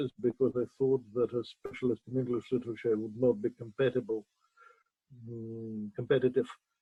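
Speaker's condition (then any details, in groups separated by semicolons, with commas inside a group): No condition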